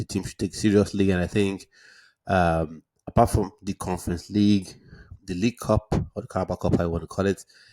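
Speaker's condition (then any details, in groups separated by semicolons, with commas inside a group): No condition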